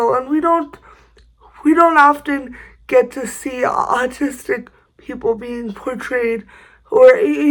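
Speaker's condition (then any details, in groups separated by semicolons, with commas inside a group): Cerebral palsy, severe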